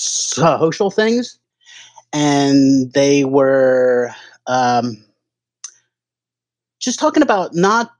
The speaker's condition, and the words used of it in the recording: Stuttering. I'm not trying to hide it, and I'm not trying to not stutter, and I like it a lot more than I had been living